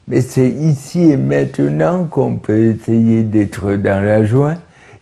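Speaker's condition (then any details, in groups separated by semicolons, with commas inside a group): Cerebral palsy; care facility age three for 17 years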